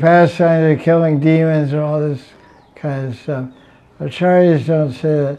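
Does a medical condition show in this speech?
Yes: deafness; self-reported; unsure of microphone volume, asks audience whether heard, finds sound way too loud; fluent spoken lecture, reads translations aloud, relies on audience feedback for volume.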